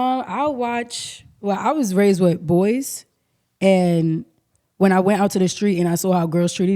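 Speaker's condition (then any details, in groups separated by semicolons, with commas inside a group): No condition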